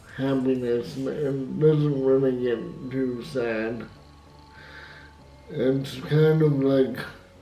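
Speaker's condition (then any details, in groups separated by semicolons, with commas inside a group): Cerebral palsy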